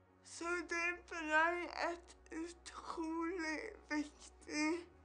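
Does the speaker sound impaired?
Yes: cerebral palsy; onset at birth, umbilical cord around neck, oxygen deprivation, brain damage.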